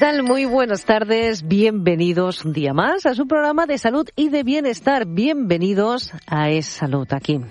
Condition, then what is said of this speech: None; typical speech.